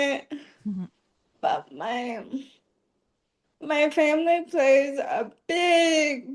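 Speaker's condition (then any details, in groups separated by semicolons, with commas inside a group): ALS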